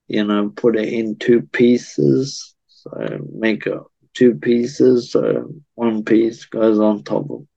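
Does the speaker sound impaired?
Yes: cerebral palsy.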